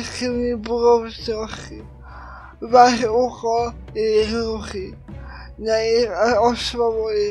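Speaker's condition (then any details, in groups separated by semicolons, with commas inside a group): Cerebral palsy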